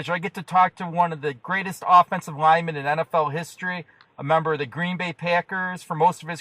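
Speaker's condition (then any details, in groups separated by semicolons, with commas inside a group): No condition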